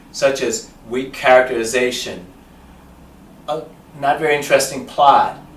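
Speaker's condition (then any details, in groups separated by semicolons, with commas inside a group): No condition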